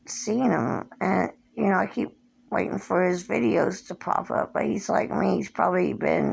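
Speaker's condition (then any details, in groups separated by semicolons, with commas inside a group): Cerebral palsy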